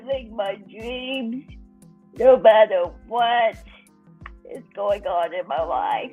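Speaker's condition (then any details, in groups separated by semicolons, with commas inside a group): Cerebral palsy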